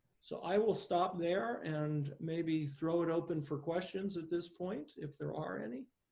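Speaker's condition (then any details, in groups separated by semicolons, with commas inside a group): No condition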